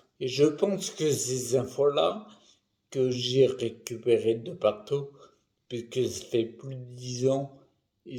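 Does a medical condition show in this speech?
Yes: primary progressive multiple sclerosis.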